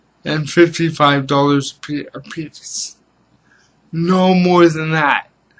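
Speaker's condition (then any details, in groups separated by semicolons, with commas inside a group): Cerebral palsy; stable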